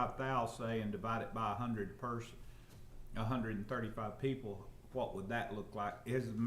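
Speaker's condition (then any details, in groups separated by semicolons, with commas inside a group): No condition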